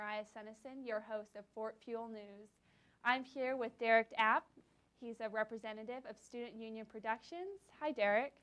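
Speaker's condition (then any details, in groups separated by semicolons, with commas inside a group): No condition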